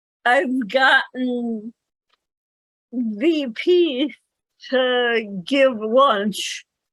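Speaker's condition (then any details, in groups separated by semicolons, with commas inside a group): Cerebral palsy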